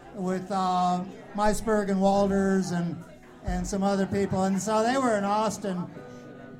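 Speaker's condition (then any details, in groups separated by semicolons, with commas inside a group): No condition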